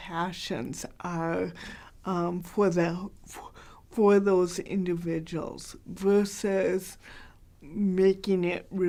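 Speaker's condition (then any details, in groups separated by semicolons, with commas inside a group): Cerebral palsy; very mild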